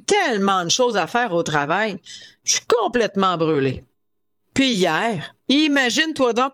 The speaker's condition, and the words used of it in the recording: No condition.